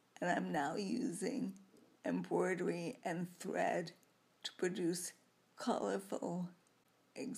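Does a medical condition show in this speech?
Yes: multiple sclerosis; progressive.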